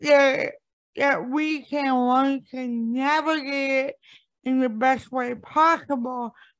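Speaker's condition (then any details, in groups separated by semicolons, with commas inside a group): Cerebral palsy; cannot stand long even assisted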